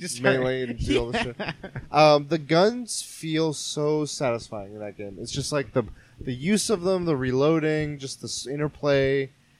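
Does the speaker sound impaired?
No.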